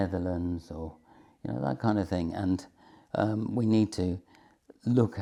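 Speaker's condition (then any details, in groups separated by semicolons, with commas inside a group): Motor neurone disease; bad breathing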